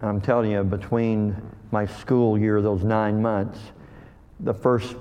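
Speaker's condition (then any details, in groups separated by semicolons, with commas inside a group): Cleft lip and palate; called hair lip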